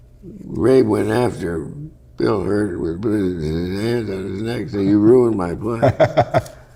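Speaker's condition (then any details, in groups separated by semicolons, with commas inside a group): Parkinson's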